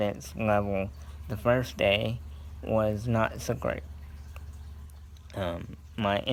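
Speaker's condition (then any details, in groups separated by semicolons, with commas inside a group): Cerebral palsy; scoliosis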